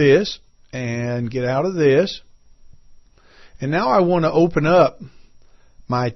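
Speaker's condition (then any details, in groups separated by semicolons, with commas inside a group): No condition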